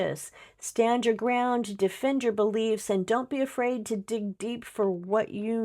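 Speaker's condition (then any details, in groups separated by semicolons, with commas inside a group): No condition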